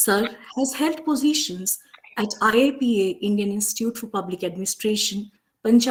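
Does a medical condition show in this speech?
No.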